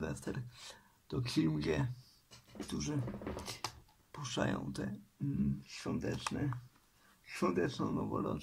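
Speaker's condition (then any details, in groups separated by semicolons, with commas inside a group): Cerebral palsy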